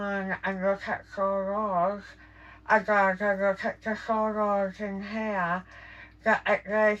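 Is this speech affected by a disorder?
Yes: jaw cancer surgery; tracheostomy.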